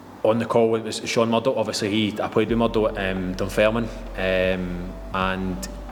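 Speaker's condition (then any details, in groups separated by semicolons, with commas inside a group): No condition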